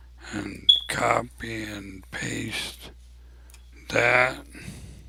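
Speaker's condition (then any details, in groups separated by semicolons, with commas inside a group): ALS; abnormally slow voice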